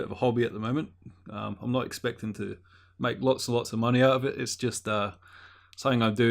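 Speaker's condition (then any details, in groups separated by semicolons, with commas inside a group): No condition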